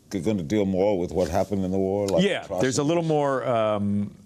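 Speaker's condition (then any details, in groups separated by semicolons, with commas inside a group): No condition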